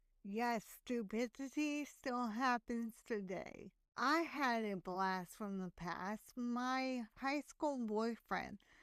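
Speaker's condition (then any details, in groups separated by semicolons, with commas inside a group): Hemiplegic cerebral palsy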